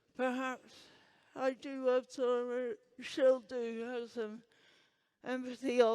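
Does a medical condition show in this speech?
Yes: Huntington's disease.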